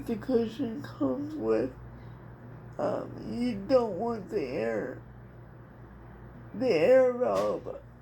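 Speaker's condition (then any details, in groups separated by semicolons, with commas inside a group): Cerebral palsy; speech somewhat affected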